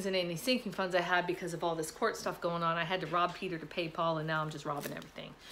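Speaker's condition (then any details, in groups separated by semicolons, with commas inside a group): No condition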